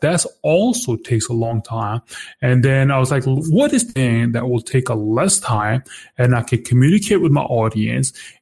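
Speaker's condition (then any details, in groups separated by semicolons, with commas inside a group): No condition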